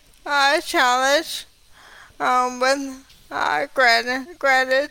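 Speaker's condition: ALS; quickly progressed to walking with cane

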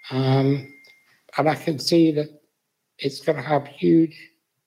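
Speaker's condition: Muscular dystrophy; uses Apple voice control and dictation

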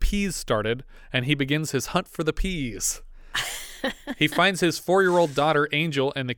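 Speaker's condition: No condition

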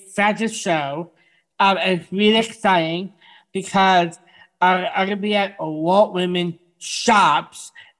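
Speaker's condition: Down syndrome

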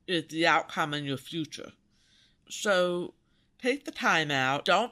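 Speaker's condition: Profound deafness, congenital rubella deafness

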